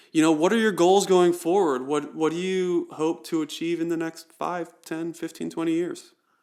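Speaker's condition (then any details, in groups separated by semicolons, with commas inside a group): No condition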